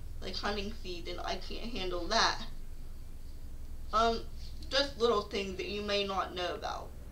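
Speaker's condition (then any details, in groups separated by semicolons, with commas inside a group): Cerebral palsy; affects speech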